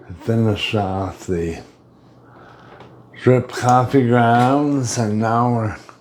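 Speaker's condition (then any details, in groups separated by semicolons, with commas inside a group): Brain injury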